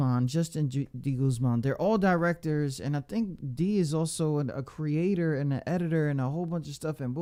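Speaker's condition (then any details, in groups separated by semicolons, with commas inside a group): No condition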